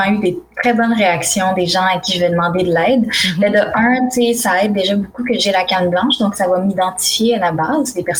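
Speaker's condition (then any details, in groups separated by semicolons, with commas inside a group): No condition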